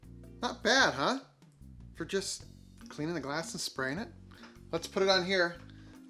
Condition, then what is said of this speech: None; typical speech.